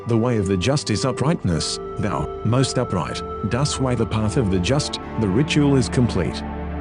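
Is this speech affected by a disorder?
No.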